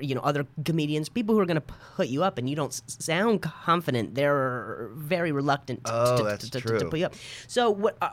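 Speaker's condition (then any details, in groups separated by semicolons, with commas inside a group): Stutter; acquired after softball injury playing shortstop about four years ago, told it was vocal contusion, mostly neurological; worse on stage when rushing and trying harder, occurs over phone, different cadence, throat shake; prolonged sounds, blocks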